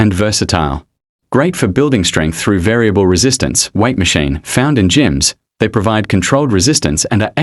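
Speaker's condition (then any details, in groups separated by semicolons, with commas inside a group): No condition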